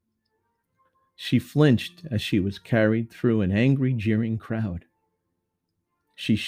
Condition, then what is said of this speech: None; typical speech.